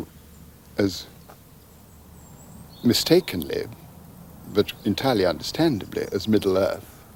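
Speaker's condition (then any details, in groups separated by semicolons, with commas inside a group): No condition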